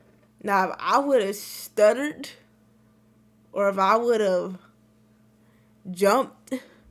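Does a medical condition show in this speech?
Yes: cerebral palsy.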